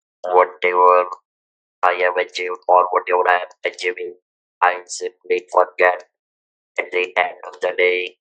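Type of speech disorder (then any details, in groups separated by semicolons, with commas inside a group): Electrolarynx speech; throat cancer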